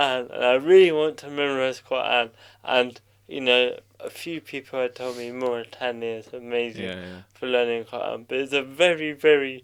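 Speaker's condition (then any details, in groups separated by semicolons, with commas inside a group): Cerebral palsy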